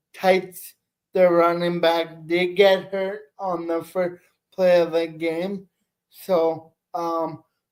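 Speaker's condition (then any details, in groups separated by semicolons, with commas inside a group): Cerebral palsy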